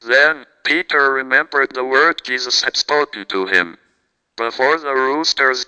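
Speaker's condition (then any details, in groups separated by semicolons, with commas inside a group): Cerebral palsy, speech-generating device; never walked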